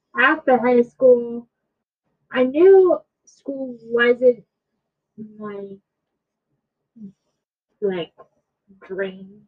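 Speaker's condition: Cerebral palsy; from birth, 22 years, brain not connecting properly to muscles, trouble walking, mild learning disability; was in speech therapy

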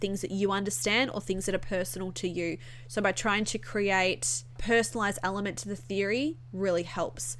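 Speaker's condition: No condition

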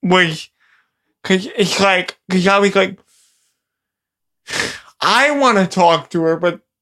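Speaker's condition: Cerebral palsy; wheelchair user, first wheelchair at age 6, earlier used wheelchair-type stroller; vocal ability might be a little different

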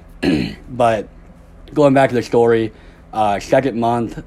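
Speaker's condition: Cleft lip and palate; doing well

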